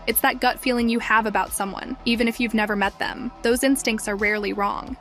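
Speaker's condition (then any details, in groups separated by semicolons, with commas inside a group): No condition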